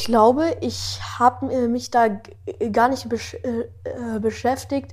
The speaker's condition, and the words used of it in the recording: Stuttering. Aber bei Melodien äh, äh, wenn ich singe, dann stotter ich gar nicht.